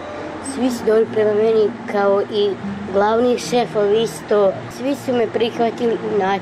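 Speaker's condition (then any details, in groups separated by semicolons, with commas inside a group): Down syndrome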